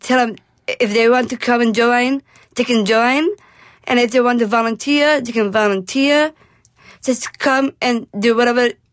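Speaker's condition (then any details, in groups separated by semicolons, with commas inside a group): Down syndrome; described as speaking eloquently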